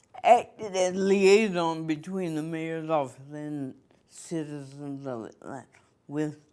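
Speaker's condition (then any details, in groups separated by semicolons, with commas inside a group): Cerebral palsy; from birth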